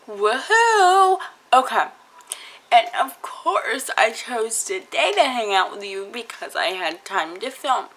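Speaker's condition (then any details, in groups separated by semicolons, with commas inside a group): Cerebral palsy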